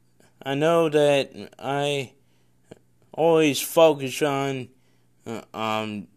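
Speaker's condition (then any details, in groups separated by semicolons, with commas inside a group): Cerebral palsy; congenital, no known medical cause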